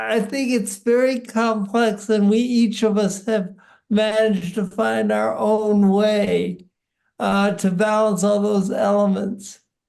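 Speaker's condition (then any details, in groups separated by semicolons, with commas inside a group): Parkinson's disease; deep brain stimulation, surgery four years after diagnosis; about four years since diagnosis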